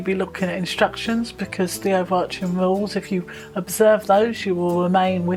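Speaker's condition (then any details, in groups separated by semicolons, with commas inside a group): No condition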